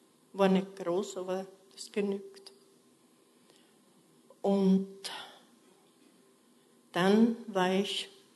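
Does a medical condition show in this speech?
No.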